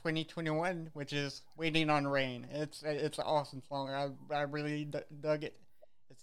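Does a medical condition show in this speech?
Yes: cerebral palsy; visible physical disability.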